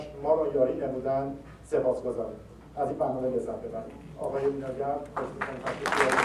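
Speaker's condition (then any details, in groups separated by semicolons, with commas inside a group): No condition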